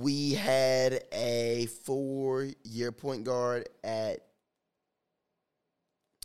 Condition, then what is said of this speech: Stuttering. I stutter, of course, you know.